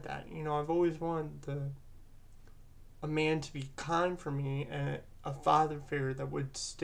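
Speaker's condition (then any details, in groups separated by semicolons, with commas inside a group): Cerebral palsy; present from birth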